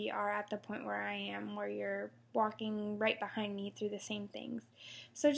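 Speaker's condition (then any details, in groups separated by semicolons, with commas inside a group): No condition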